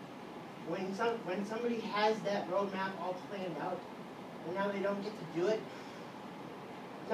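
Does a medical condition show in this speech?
Yes: cerebral palsy.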